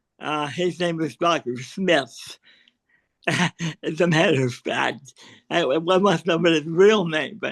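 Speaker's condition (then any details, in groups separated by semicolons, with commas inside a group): Cerebral palsy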